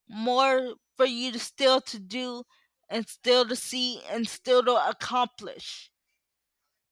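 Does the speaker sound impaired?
Yes: cerebral palsy.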